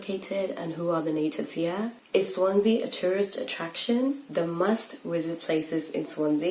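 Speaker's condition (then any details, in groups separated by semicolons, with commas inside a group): No condition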